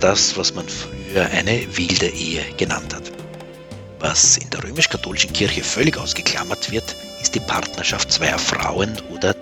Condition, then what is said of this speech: No condition.